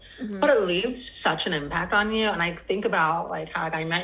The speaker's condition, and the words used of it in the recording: Deafness. I feel like I'm so supremely aware, and this is just from, like, being on TikTok and being around new people and whatnot, of, like, how my speech is different